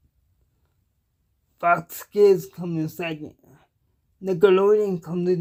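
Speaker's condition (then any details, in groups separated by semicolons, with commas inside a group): Cerebral palsy; cannot walk, uses wheelchair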